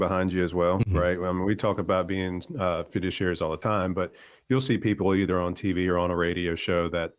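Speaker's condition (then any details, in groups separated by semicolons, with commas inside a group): No condition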